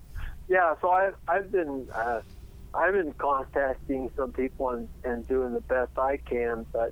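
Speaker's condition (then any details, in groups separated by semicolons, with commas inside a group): Cerebellar ataxia; degenerative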